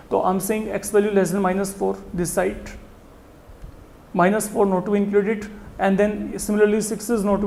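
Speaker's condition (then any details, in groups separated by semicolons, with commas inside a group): No condition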